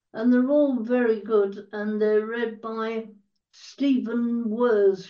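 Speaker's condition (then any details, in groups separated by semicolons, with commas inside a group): Cerebral palsy; quadriplegia, wheelchair user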